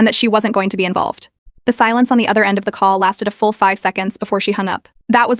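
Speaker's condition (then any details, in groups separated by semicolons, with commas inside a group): No condition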